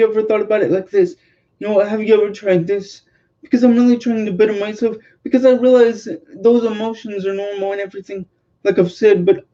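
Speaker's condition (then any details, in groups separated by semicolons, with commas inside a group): Cerebral palsy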